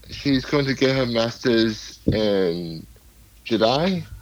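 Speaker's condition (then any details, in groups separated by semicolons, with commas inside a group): Cerebral palsy; affects speech and physical abilities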